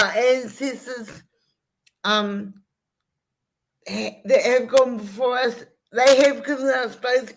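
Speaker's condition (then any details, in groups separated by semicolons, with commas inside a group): Cerebral palsy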